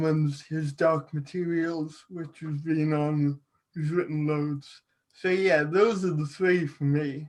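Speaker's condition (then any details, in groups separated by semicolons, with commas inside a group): Cerebral palsy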